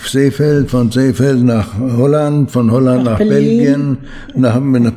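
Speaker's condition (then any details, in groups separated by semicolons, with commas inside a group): Parkinson's disease; limits daily routine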